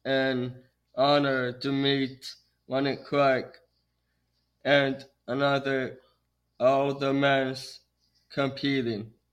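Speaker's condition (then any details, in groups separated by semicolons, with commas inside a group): Down syndrome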